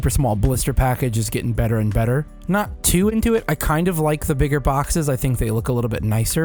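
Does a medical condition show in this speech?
No.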